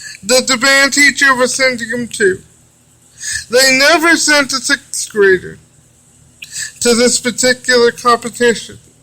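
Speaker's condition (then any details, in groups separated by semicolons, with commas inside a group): Cerebral palsy; limited use of the hands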